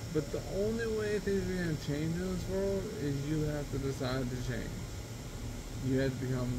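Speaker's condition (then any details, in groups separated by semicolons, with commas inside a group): Traumatic brain injury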